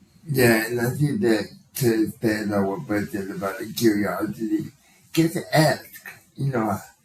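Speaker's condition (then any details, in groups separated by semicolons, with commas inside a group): Cerebral palsy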